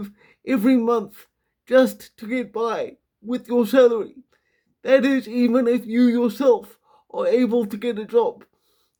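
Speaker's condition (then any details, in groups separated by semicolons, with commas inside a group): Quadriplegic cerebral palsy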